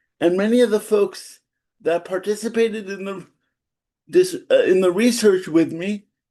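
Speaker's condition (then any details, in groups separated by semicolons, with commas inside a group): Cerebral palsy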